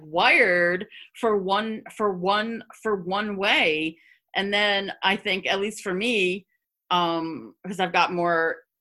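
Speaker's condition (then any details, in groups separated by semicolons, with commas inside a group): Stuttering; childhood-onset stuttering, no childhood therapy, covert over 30 years, unconscious word switching, open since 2007 Albany NSA chapter; stutters openly, tells people about stuttering, no longer switching words; mostly repetitions, occasional blocks; repeated words, prolonged sounds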